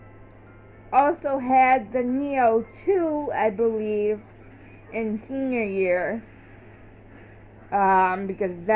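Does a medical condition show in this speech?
Yes: cerebral palsy.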